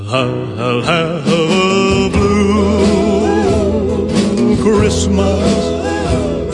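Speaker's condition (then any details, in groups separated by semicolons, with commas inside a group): No condition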